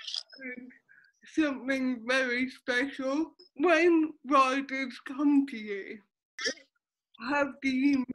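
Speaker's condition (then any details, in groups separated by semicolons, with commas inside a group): Cerebral palsy; affects speech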